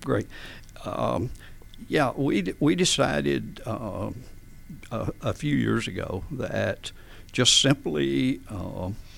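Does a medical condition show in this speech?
Yes: spasmodic dysphonia; adductor type, no known cause, adult onset, first noticed speaking to groups, diagnosed by otolaryngologist, neurologists suggested psychological cause; vocal folds slam together, voice problems when speaking to groups.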